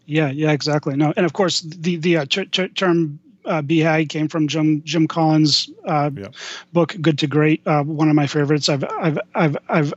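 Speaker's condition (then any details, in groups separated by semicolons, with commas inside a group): Stuttering; lifelong stutter; may freeze up mid-speech, then gets back on a roll; repeated sounds, repeated words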